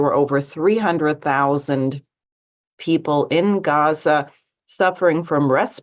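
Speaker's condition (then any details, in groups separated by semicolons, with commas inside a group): No condition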